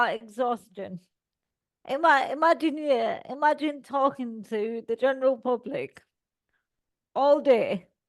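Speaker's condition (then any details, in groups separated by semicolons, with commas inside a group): Cerebral palsy; all four limbs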